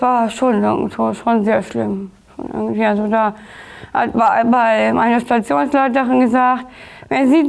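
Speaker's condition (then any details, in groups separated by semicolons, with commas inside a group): Down syndrome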